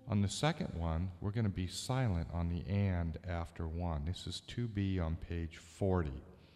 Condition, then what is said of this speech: No condition.